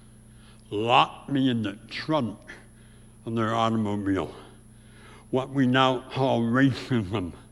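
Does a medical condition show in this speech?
Yes: severe speech impediment; white woman taught tongue movement, chewing food and speaking, impediment heard on radio.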